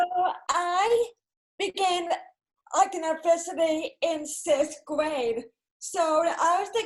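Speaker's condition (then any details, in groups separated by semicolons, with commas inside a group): Cerebral palsy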